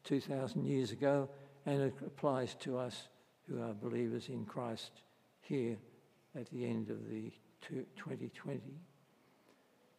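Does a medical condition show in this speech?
Yes: Parkinson's disease; varying.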